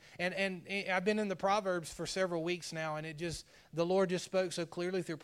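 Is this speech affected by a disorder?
No.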